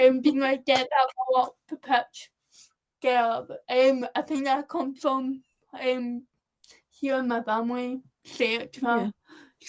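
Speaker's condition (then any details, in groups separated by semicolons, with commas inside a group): Cerebral palsy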